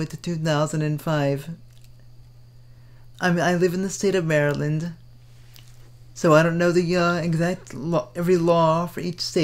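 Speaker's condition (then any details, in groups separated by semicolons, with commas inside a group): Cerebral palsy; speaks fast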